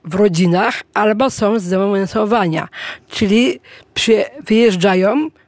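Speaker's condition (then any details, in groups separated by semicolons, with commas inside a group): Down syndrome; per own account not obviously visible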